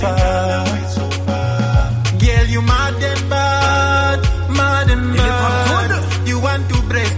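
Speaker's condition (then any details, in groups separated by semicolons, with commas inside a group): No condition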